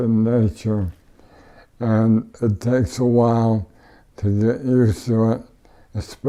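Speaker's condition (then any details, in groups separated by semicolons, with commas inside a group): ALS; power wheelchair, no tracheostomy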